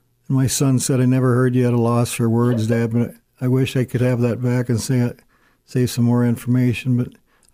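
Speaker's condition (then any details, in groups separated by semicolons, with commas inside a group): Parkinson's disease; stutters and stammers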